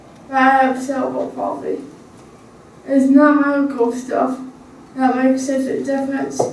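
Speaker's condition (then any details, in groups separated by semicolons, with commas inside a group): Cerebral palsy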